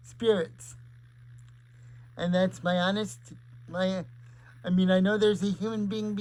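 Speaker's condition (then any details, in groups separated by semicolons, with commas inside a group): Cerebral palsy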